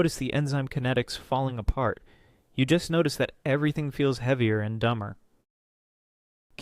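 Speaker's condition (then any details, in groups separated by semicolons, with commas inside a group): No condition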